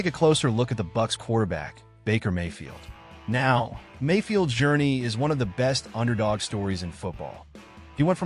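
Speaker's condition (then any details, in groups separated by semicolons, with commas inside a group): No condition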